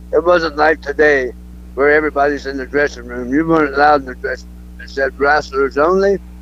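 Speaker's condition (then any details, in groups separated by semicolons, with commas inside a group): Throat cancer; cancer survivor, alive and well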